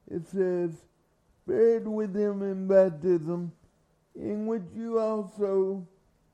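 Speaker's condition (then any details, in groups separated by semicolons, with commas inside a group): Cerebral palsy; from birth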